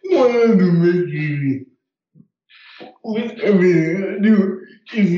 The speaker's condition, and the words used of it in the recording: Cerebral palsy. I speak with a nearly incomprehensible impediment.